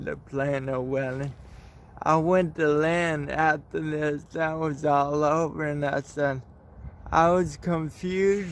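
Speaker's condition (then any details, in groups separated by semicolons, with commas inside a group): Cerebral palsy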